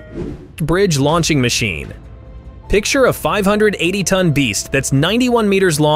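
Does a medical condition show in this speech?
No.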